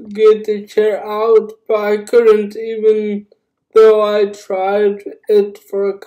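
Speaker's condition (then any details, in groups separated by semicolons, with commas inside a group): Cerebral palsy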